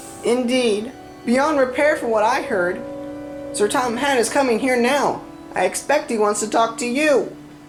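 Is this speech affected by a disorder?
No.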